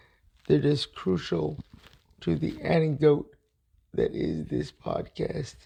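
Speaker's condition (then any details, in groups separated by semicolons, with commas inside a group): Cerebral palsy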